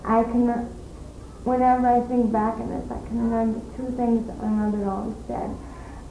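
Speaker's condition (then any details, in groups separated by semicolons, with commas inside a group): Cerebral palsy; speaks fluently with few pauses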